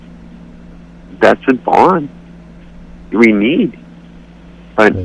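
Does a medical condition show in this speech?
Yes: cerebral palsy; accepts own voice, declined voice surgery due to risk of losing speech.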